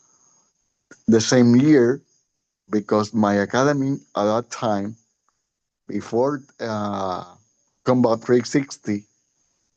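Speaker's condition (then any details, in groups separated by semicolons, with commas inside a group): Cerebral palsy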